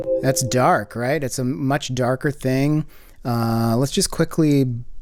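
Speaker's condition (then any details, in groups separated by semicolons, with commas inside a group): No condition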